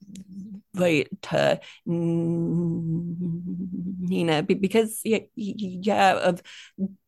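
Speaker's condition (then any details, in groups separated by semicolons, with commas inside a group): Stuttering; stutter since childhood, more severe when younger; repeated sounds, prolonged sounds, blocks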